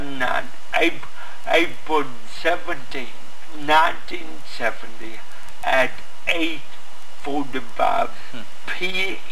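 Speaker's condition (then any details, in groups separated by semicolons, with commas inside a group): Cerebral palsy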